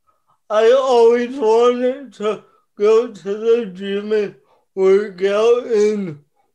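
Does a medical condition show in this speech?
Yes: cerebral palsy; ongoing gym workouts, reported to make cerebral palsy stronger.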